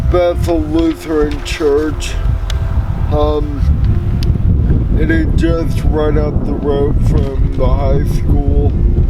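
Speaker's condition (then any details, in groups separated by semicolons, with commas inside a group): Cerebral palsy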